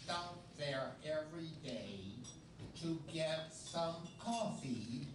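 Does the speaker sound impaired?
Yes: aphasia after stroke; severe left brain damage from stroke, right side paralyzed at first, no speech 2 years; 5 years since stroke, melodic intonation therapy, therapy at Rusk three times weekly; foreign-sounding accent, sings to speak, blinked yes and no early, couldn't complete thoughts.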